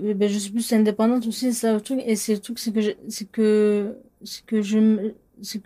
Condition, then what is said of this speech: Stuttering. Une parole encombrée qui court comme un TGV.